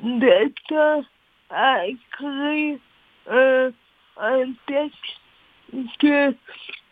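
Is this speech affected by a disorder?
Yes: cerebral palsy; since birth, oxygen loss to brain during delivery, all four limbs affected, walks slowly, spasms; speech affected, listeners must pay attention to follow.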